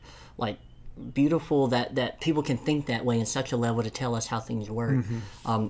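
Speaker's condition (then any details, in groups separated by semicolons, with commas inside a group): Cleft lip and palate; congenital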